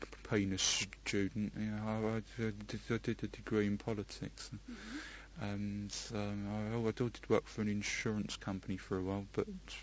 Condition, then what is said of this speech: Stuttering. So sometimes you have sort of good periods and bad periods in speech.